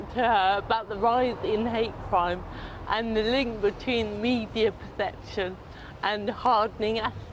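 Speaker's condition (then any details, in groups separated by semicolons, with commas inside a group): Cerebral palsy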